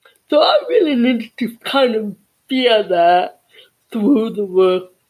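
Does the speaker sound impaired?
Yes: deafness.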